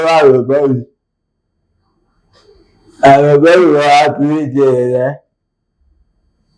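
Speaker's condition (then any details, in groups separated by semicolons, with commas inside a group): Cerebral palsy; from birth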